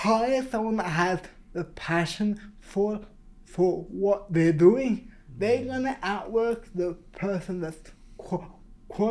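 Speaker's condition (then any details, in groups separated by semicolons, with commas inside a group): Cerebral palsy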